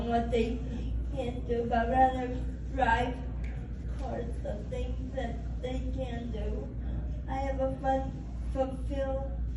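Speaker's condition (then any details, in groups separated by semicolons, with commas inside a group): Cerebral palsy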